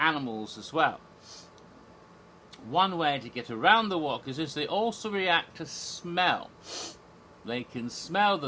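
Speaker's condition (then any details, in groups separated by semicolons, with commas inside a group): No condition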